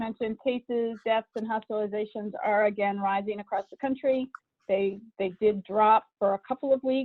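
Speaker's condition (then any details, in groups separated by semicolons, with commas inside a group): No condition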